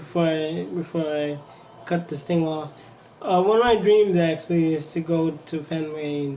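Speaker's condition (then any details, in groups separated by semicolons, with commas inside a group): Cerebral palsy; from birth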